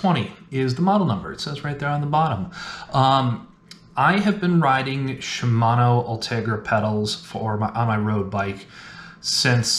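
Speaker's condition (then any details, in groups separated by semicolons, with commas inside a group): No condition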